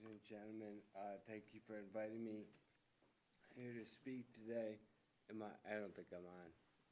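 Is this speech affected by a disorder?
Yes: ALS.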